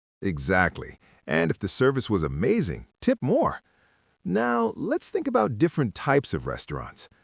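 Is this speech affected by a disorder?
No.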